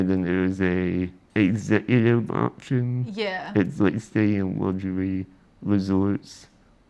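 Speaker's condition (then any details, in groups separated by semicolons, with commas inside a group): Spinal muscular atrophy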